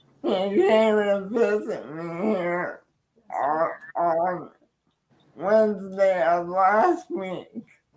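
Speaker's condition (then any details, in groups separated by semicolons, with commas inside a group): Cerebral palsy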